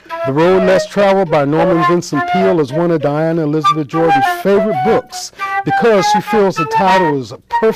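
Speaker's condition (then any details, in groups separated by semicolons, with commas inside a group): No condition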